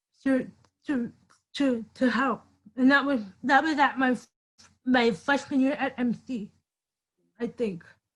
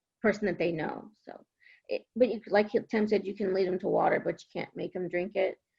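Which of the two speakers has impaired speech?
The first: cerebral palsy; from birth, congenital deafness.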